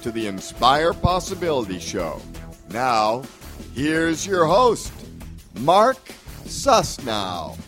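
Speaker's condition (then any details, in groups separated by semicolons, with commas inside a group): No condition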